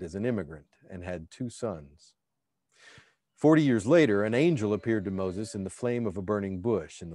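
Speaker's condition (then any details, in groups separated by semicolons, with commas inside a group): No condition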